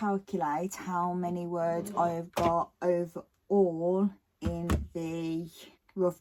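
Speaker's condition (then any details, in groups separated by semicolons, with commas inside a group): No condition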